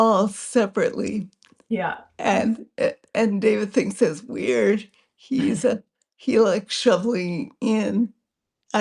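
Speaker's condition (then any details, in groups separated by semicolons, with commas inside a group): Multiple sclerosis; progressive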